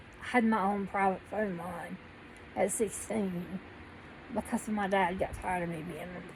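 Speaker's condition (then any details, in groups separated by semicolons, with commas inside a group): Cerebral palsy; needs crutches to walk, no teeth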